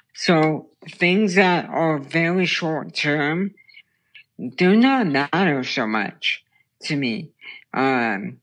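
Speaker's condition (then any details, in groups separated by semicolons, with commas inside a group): Brain stem tumor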